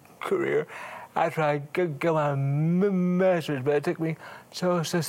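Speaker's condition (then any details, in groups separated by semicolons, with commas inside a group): Cerebral palsy; non-progressive, parts of speech improved since younger years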